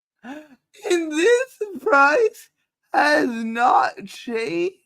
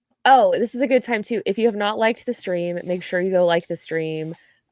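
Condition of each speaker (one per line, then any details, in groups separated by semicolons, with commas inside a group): Cerebral palsy; cerebral palsy affects how she talks
No condition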